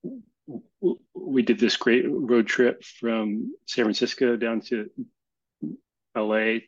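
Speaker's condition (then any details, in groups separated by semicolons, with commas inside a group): Stuttering; childhood onset, speech therapy as child; still stutters as adult, gradually more comfortable with stuttering; phone time pressure harder, more comfortable speaking face-to-face; blocks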